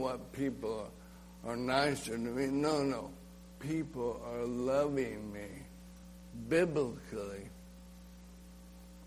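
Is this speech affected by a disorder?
Yes: ALS; drops things.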